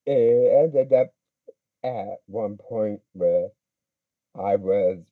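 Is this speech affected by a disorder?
Yes: speech impediment; drama club and debate team experience.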